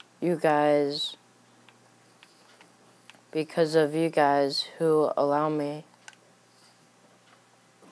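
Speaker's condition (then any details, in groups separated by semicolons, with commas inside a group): No condition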